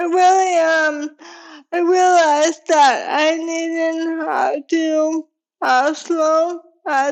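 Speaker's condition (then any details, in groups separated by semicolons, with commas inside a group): ALS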